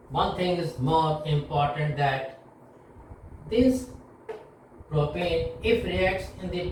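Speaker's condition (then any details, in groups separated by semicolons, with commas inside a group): No condition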